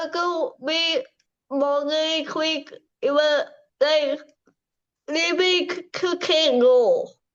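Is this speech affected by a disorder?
Yes: cerebral palsy; from birth.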